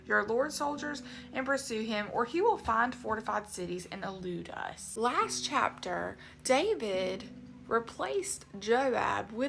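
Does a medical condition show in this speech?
No.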